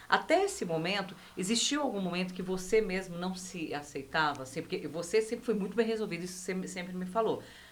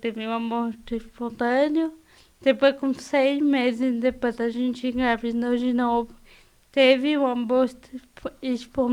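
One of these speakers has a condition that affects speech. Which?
The second: cerebral palsy; from birth, oxygen deprivation at delivery, physical only.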